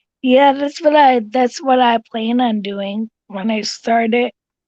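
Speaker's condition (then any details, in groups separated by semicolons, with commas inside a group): Cerebral palsy; visible disability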